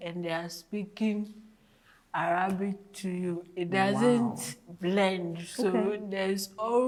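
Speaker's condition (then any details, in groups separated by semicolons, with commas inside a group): Cerebral palsy; from birth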